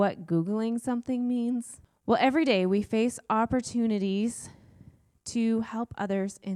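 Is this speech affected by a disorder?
No.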